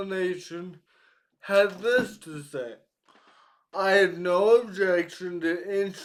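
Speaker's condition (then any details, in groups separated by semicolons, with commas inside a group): Cerebral palsy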